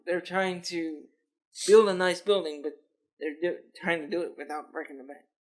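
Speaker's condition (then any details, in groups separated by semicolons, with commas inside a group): Cerebral palsy; lifelong physical disability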